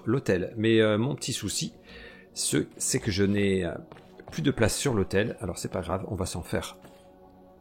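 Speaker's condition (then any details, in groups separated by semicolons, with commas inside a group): No condition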